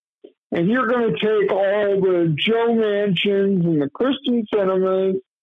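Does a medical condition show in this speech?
Yes: cerebral palsy; lifelong.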